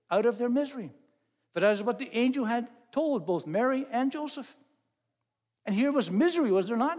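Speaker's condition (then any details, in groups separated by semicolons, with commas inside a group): No condition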